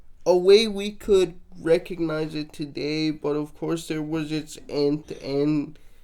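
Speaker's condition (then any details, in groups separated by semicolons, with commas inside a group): Cerebral palsy, mixed, mild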